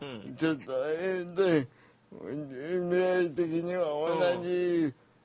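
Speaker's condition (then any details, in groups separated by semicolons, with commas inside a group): Cerebral palsy; congenital physical disability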